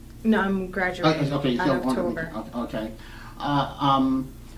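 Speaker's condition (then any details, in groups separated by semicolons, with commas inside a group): No condition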